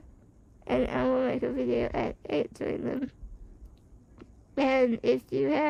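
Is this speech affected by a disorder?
Yes: spinal muscular atrophy type 2.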